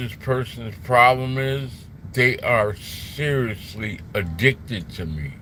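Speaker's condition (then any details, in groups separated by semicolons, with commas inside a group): Slurred speech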